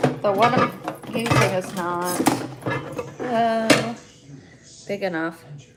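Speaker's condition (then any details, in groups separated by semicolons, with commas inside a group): No condition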